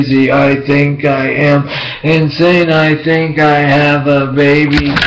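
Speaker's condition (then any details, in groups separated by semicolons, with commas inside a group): Brain injury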